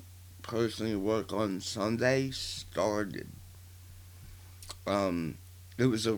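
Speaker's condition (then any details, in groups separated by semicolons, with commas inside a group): Partial glossectomy for tongue cancer, partial, 40% of right tongue; recurrence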